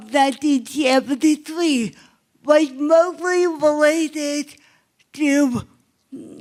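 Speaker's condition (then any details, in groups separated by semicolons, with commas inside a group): Cerebral palsy; obvious speech impairment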